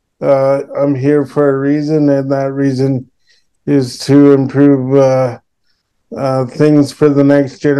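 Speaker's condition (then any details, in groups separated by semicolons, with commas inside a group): Cerebral palsy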